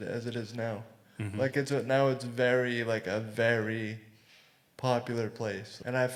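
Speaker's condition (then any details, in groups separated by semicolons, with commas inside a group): Cerebral palsy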